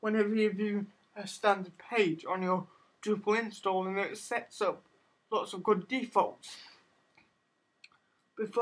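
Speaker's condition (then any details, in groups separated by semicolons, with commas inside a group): Cerebral palsy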